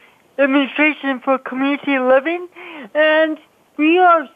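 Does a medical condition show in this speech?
Yes: cerebral palsy; congenital, diagnosed age 2, impacts movement and speech, partially deaf left ear, part c speech therapy; speech affected by cerebral palsy.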